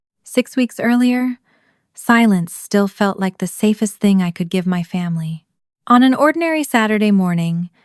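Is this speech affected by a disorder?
No.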